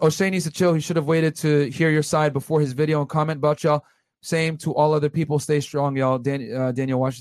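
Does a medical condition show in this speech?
No.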